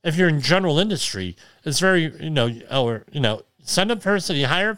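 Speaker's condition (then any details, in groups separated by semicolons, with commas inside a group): Cleft lip and palate; severe speech impediment while growing up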